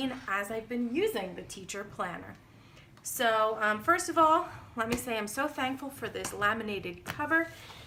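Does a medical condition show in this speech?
No.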